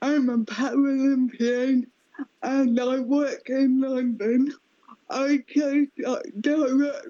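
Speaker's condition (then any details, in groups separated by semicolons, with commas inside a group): Cerebral palsy; affects speech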